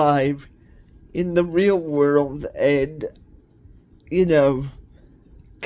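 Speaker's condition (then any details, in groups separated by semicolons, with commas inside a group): Cerebral palsy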